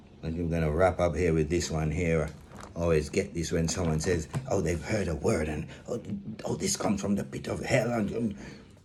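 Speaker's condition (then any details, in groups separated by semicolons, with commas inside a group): No condition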